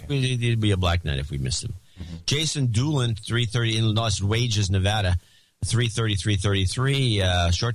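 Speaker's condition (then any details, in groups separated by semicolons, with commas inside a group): No condition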